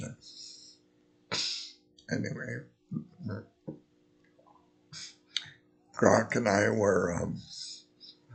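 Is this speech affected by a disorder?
Yes: multiple sclerosis.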